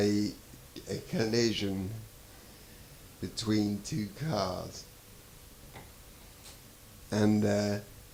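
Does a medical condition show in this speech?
Yes: traumatic brain injury.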